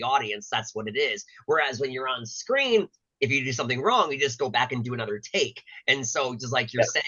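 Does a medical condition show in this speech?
No.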